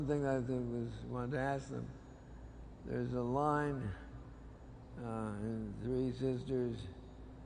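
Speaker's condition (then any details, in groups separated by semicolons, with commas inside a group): Parkinson's disease; diagnosed 20 years ago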